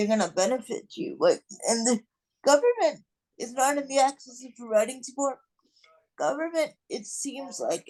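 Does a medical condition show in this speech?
Yes: cerebral palsy.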